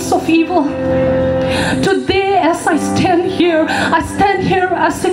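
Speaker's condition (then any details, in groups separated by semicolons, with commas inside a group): No condition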